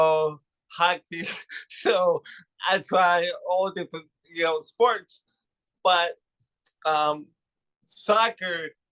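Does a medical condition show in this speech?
Yes: cerebral palsy.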